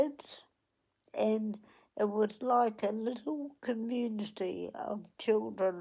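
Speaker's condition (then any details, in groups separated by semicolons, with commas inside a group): Cerebral palsy; onset at 8 days old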